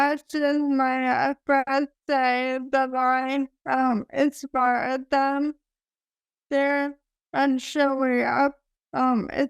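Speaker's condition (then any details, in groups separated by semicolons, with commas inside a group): ALS; sporadic form, cause unknown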